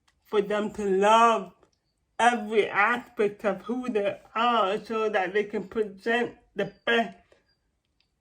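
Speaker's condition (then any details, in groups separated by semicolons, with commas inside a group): Cerebral palsy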